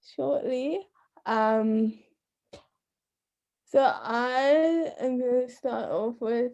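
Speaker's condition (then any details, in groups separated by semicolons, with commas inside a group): Cerebral palsy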